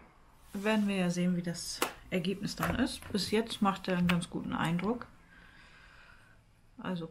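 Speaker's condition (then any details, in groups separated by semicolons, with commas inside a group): No condition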